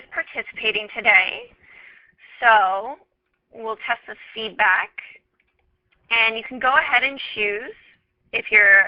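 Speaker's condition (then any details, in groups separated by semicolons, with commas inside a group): No condition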